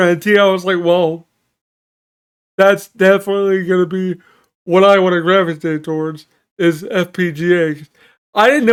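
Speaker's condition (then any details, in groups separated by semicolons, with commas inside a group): Cerebral palsy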